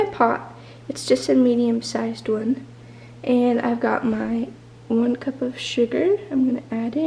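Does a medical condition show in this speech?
No.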